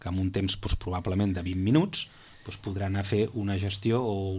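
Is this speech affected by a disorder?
No.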